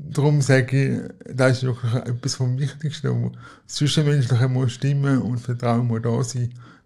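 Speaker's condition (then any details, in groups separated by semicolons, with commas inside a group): Cerebral palsy; cerebral palsy present from birth, wheelchair user, crawled on knees as child, needs help in daily life; personal assistance team via IV assistance contribution for almost 10 years, lives in own apartment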